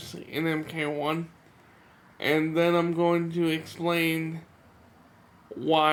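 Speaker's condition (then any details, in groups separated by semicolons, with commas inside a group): Cerebral palsy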